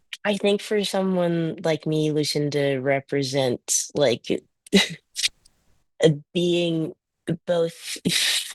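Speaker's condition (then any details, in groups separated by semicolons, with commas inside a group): No condition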